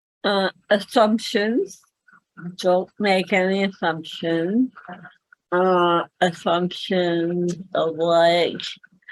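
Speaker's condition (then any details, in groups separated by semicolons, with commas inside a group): Cerebral palsy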